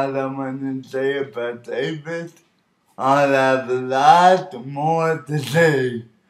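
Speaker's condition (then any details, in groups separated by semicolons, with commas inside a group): Cerebral palsy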